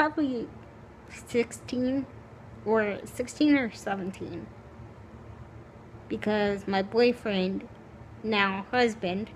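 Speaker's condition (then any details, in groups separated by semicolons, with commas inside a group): Cerebral palsy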